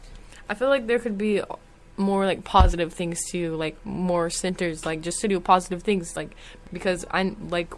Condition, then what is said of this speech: No condition.